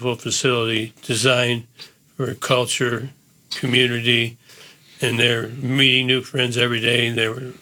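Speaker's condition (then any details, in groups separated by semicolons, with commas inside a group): Parkinson's disease; posture and gait changes, earlier neck and shoulder surgeries missed diagnosis; about 10 years since diagnosis; once could not speak on live TV, diagnosed 2 days later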